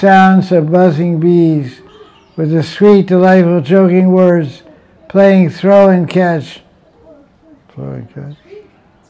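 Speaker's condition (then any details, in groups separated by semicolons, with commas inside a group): Deafness; unsure of microphone volume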